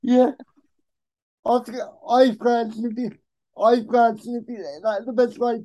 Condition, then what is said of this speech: Cerebral palsy. Because obviously when I get nervous because of my speech, sometimes I can get a bit rambly.